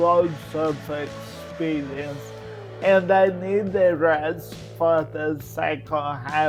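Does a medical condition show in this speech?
Yes: cerebral palsy.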